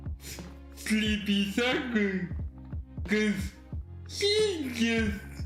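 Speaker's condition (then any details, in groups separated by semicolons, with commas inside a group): Cerebral palsy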